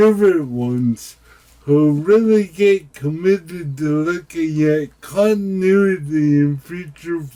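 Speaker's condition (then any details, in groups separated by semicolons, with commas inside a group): Cerebral palsy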